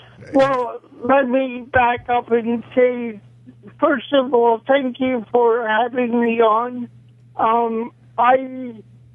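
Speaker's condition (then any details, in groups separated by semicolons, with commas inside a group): Cerebral palsy; causes shaking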